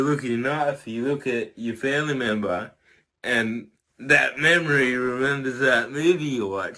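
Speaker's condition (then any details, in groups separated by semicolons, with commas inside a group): Cerebral palsy; from birth, tight muscles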